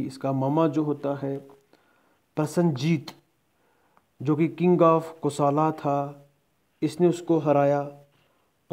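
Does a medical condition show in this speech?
No.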